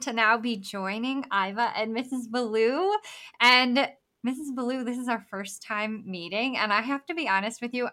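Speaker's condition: Bilateral cleft lip and palate; congenital

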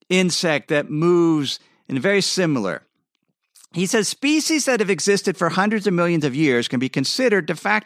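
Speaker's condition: No condition

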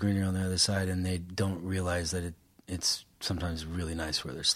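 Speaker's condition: No condition

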